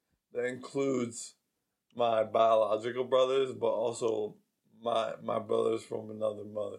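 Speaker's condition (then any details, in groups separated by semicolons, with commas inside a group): ALS; progressive weakness, reduced athletic performance before diagnosis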